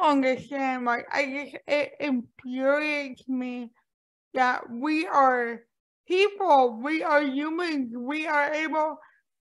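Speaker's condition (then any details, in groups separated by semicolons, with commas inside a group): Cerebral palsy; impaired speech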